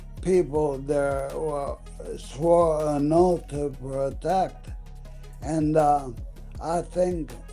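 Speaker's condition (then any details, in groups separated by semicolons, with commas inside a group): ALS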